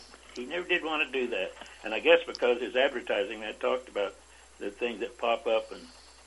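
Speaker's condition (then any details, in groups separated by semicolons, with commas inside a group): Parkinson's disease; age 88, no longer able to work, interview recorded by telephone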